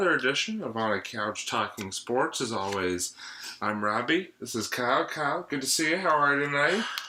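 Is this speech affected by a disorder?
No.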